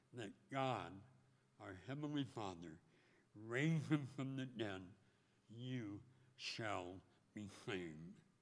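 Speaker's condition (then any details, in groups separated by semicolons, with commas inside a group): Speech impediment; 6 years of therapy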